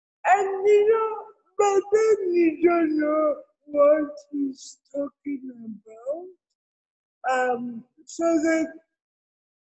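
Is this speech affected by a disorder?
Yes: cerebral palsy; therapy since six months old.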